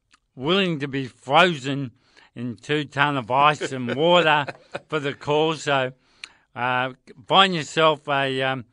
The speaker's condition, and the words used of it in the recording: ALS (motor neuron disease). It affects my voice.